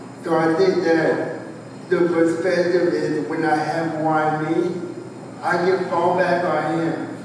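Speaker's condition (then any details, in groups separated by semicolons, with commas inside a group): Cerebral palsy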